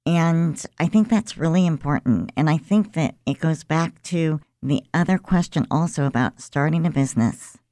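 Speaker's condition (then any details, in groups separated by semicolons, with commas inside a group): Cleft lip and palate; about 50-some years ago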